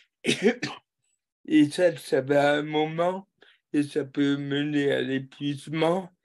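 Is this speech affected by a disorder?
Yes: cerebral palsy.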